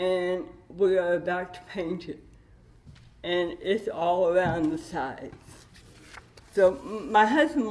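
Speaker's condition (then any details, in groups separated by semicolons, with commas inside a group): Cerebral palsy with dystonia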